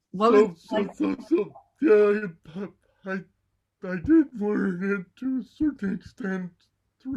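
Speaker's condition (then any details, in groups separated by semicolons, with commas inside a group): Cerebral palsy; mild left side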